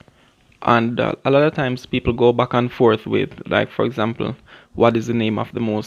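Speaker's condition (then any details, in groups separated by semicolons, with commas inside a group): No condition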